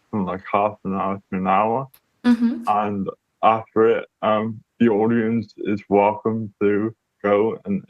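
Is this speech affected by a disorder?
Yes: cerebral palsy.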